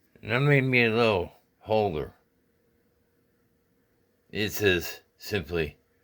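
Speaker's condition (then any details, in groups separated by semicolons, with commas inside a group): Traumatic brain injury; sounds drunk when speaking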